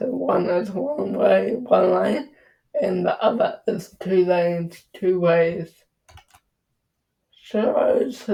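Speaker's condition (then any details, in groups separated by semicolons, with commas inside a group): Cerebral palsy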